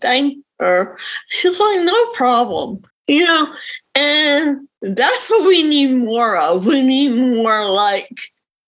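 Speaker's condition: Cerebral palsy; visible cerebral palsy

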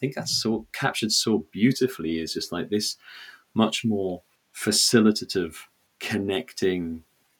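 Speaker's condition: No condition

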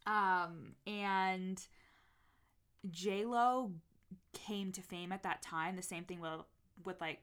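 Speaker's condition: Stuttering; growing insecurity about stutter with age; cannot always communicate what is wanted, grew quiet and unassuming; repeated sounds, prolonged sounds, blocks

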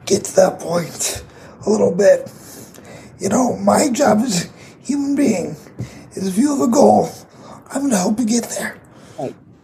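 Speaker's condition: Cerebral palsy; condition audible in voice

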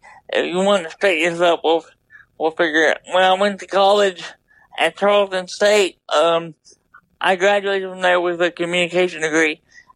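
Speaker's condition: Double hemiplegia cerebral palsy

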